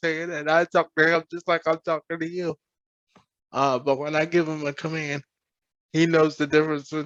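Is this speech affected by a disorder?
Yes: cerebral palsy; present from birth.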